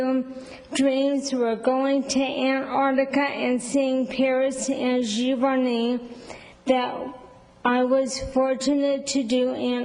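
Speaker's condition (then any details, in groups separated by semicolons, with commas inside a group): ALS; 4-5 years since diagnosis, progressing, frequent falls, impaired gait, balance; speech and swallowing impaired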